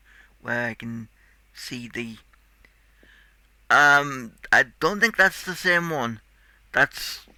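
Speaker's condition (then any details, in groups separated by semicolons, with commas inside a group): Cerebral palsy; tight muscles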